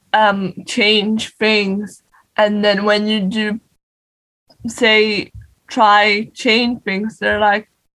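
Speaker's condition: Cerebral palsy; non-progressive

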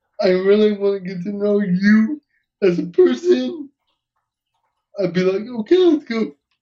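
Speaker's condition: Cerebral palsy; uses wheelchair, hearing intact

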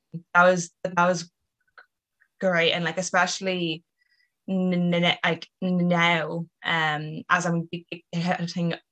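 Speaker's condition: Stuttering; onset at age 3, inherited from mother who also stutters, more covertly; age 23, in and out of speech therapy, many therapists, not currently attending; more severe than mother's; repeated sounds, prolonged sounds

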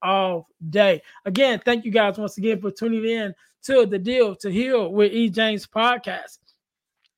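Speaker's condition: No condition

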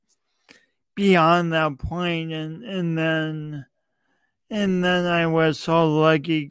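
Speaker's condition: Cerebral palsy; speech impediment evident tonight

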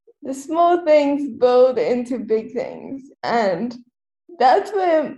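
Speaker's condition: Cerebral palsy; quadriplegic, wheelchair user

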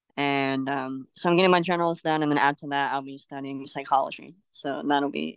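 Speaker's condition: Cleft lip and palate; congenital

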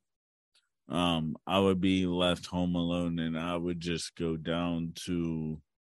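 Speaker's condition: Cerebral palsy; speech reveals disability, speaks more slowly than others, articulate

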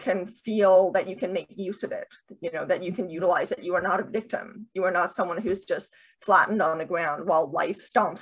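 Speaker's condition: Deafness with cochlear implants

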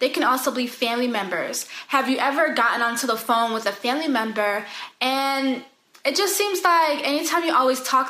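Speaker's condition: No condition

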